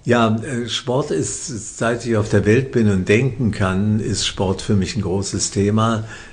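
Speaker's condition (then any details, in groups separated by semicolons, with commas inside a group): Parkinson's disease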